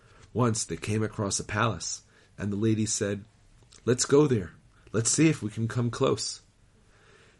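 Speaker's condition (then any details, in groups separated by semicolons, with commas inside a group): No condition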